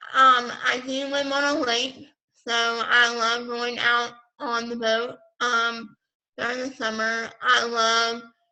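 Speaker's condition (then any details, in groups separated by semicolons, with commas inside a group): Pompe disease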